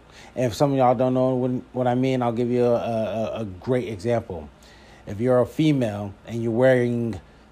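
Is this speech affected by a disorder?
No.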